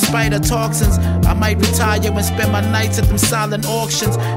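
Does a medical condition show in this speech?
No.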